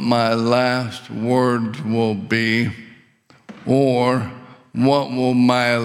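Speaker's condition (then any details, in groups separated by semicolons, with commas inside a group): ALS; swallowing difficulty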